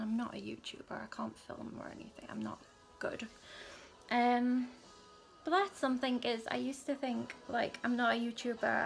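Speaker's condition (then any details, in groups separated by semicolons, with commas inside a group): No condition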